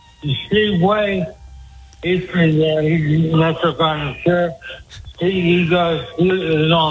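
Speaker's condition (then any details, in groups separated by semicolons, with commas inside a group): Speech impediment; deaf in left ear; calling on speakerphone from echoing laundry room, delayed show playing in background; hard to understand, worse on speakerphone in echo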